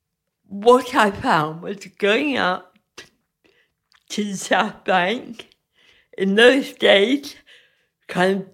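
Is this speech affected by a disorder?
Yes: cerebral palsy; must move carefully.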